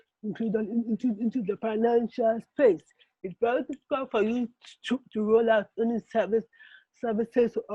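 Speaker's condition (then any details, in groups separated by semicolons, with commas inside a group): Cerebral palsy; affects movement and writing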